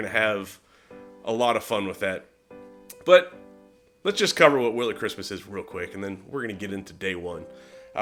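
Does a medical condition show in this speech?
No.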